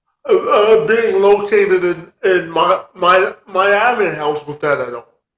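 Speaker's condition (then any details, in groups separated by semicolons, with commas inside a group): Cerebral palsy; spastic quadriplegic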